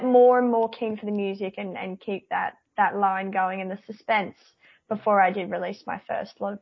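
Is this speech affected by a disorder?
Yes: cleft palate; palate not closing correctly before revision, now projects with ease, more singing control.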